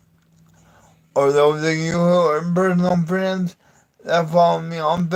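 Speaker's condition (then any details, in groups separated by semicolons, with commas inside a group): Cerebral palsy; uses voice dictation software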